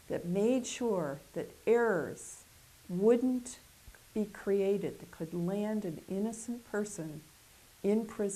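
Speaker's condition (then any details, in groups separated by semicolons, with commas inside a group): No condition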